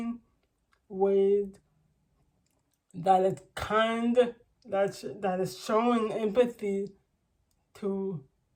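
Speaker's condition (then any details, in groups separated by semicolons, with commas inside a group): Cerebral palsy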